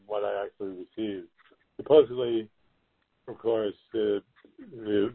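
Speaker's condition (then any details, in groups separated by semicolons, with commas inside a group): Parkinson's disease; no sleep issues from Parkinson's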